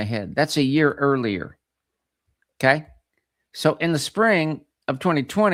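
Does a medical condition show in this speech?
No.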